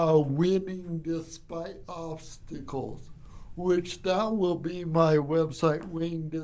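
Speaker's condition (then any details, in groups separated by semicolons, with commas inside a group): Cerebral palsy; from birth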